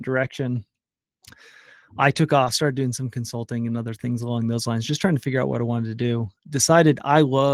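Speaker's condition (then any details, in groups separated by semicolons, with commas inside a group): No condition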